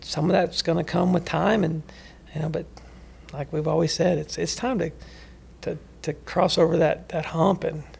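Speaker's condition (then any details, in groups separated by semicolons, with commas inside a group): No condition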